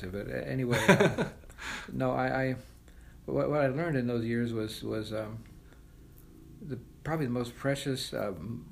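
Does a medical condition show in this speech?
Yes: Parkinson's disease; Parkinson's disease for quite a while; traveling increasingly difficult.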